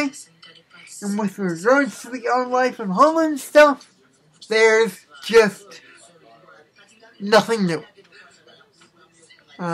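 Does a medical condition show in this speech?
Yes: cerebral palsy.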